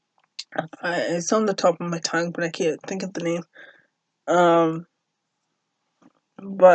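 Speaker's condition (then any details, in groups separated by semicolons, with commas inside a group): Cerebral palsy; uses a cane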